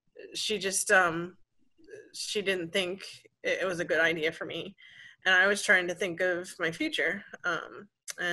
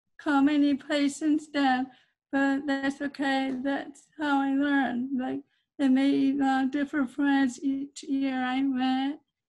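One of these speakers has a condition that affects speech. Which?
The second: cerebral palsy; processing disorder, hard to follow fast talkers.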